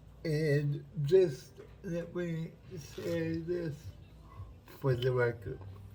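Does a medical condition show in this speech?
Yes: cerebral palsy; uses wheelchair.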